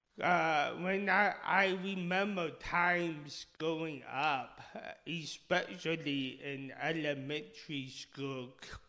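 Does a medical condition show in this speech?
Yes: speech impediment; initially misdiagnosed.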